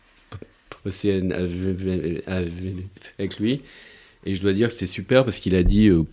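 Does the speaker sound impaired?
Yes: stuttering; stutter since earliest childhood, formerly very severe, blocks and stumbling in earlier tv appearances; improved today compared with earlier very severe stutter; now better, word repetitions; here repeated sounds, prolonged sounds.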